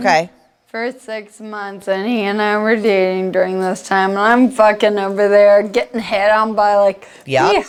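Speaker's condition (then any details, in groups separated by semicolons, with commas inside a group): Friedreich's ataxia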